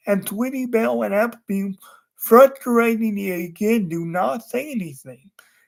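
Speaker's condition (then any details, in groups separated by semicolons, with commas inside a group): Cerebral palsy; wheelchair user, unable to walk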